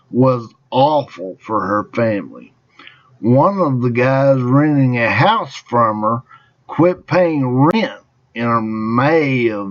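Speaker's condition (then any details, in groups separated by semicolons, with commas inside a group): Traumatic brain injury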